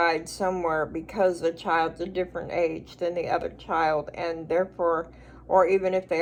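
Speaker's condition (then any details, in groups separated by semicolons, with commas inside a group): Cerebral palsy; speech noticeably atypical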